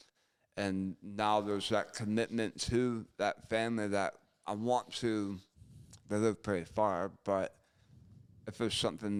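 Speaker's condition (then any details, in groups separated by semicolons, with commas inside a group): Gunshot injury to chin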